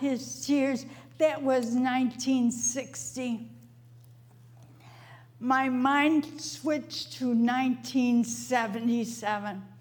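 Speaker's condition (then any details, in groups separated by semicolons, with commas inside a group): Stroke; right arm and hand paralyzed, memory and speech critically affected; over 6 years unable to speak, read or write, struggled to recite with effortful breath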